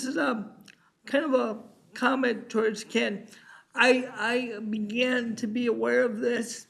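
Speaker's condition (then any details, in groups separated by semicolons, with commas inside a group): Cerebral palsy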